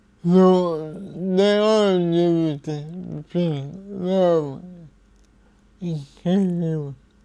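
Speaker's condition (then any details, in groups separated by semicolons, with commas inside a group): Cerebral palsy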